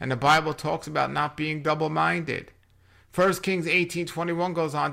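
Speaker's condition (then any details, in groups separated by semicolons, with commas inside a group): No condition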